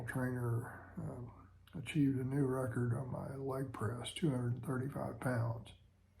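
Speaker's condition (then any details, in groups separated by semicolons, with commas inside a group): Parkinson's disease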